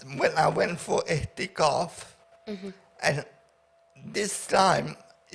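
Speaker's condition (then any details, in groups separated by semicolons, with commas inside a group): Paraplegia with essential tremor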